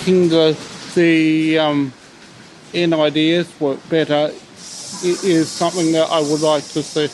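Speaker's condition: Cerebral palsy; uses wheelchair, on the NDIS with support from disability care workers

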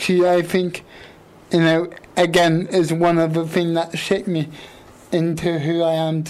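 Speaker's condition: Quadriplegic cerebral palsy; obvious speech impediment, quite a bit of effort to speak and shape words, considers self understandable

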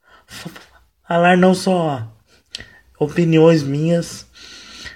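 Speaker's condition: Cerebral palsy, mild; wheelchair user

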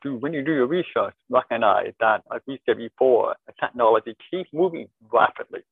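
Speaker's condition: Deafness, born deaf, cochlear implant; hears okay with cochlear implant, still needs lip reading and captioning to follow online meetings

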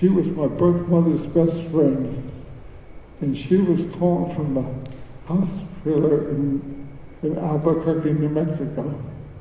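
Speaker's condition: Cerebral palsy; speech

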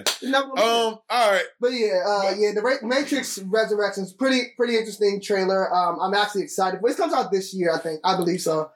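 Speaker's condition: No condition

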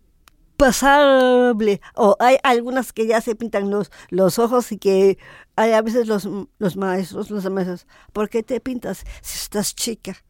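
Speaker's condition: Down syndrome; adult woman

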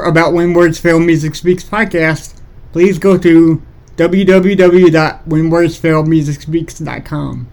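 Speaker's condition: Cerebral palsy; lifelong

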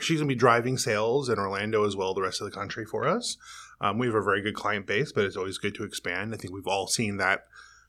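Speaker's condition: No condition

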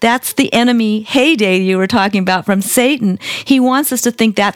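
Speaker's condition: No condition

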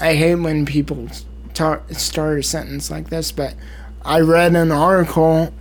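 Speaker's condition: Cerebral palsy, spastic

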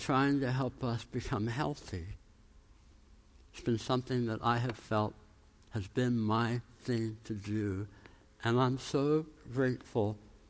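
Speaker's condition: Tongue cancer, jaw reconstruction

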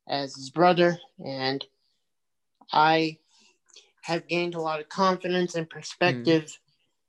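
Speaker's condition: Cerebral palsy; from birth

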